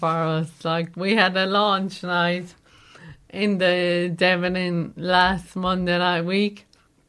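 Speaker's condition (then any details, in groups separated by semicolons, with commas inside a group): Motor neuron disease; needs to hold on to someone everywhere, physically well otherwise, pain at times, comes and goes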